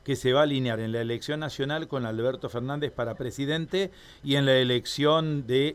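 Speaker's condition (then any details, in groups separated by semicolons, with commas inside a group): No condition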